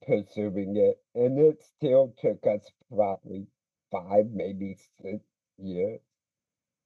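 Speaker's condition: Speech impediment

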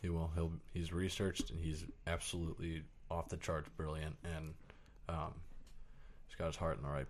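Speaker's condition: No condition

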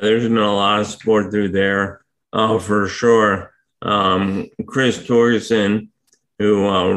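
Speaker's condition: ALS; ALS diagnosed last year, power wheelchair for mobility; hard to speak for long periods right now

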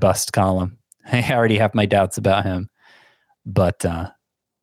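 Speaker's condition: No condition

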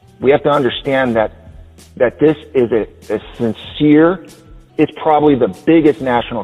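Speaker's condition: No condition

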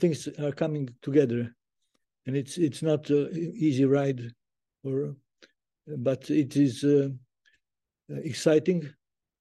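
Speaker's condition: Parkinson's disease; diagnosed 2010, could not play guitar syncopation, stopped playing guitar publicly 2015

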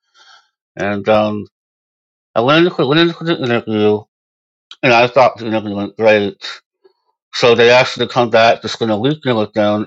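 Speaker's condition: Moebius syndrome; congenital, facial nerves undeveloped, cannot smile or frown, eyes cannot move side to side, turns head to read; a little hard to understand, certain letters hard to pronounce

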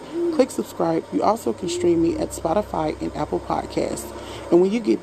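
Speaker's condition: No condition

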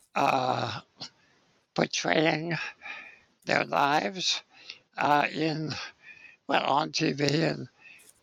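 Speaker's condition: Spinal muscular atrophy; lifelong wheelchair use

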